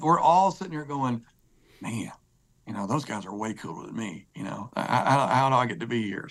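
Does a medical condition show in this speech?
Yes: spasmodic dysphonia; voice disorder; voice sounds strained or hoarse, host asked if under the weather, not illness; voice grabs when talking, more talking brings more hoarseness, singing less hard than talking.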